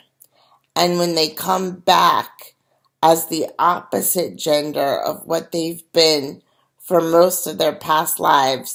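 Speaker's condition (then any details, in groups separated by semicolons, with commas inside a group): Cerebral palsy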